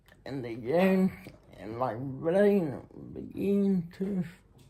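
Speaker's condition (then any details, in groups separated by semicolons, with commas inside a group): Muscular Parkinson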